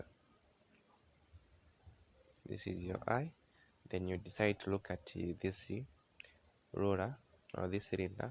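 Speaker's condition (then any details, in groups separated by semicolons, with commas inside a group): No condition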